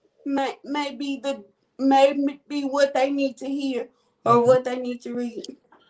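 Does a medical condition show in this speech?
Yes: cerebral palsy.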